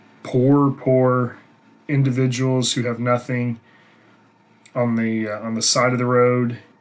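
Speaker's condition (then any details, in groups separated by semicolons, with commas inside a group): No condition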